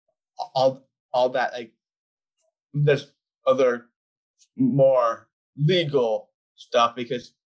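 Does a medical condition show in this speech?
Yes: Down syndrome; called very articulate by host, gave TEDx talk, runs public speaking business.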